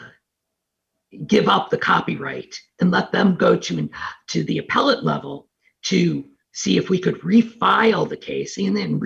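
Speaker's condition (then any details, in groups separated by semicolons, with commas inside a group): No condition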